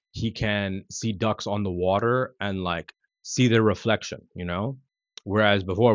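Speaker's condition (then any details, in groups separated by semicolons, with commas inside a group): No condition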